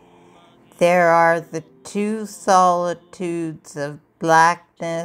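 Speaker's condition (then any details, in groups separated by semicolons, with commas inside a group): Multiple sclerosis; diagnosed at age 17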